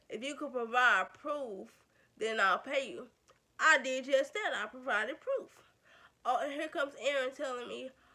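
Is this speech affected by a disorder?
Yes: cerebral palsy.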